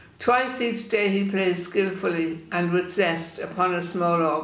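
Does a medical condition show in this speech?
Yes: Parkinson's disease; progressive neurodegenerative, reduced dopamine, began with right hand tremor during thyroid treatment, illegible handwriting, slowed walking; nearly 12 years since diagnosis, completed LSVT LOUD with Beth Armstrong, Parkinson's clinic St. Vincent's, physiotherapy; shorter voice and breath, exaggerates voice to be understood, runs out of puff, listeners asked pardon.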